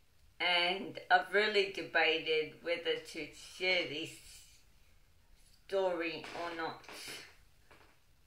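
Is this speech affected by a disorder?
Yes: cerebral palsy; wheelchair user.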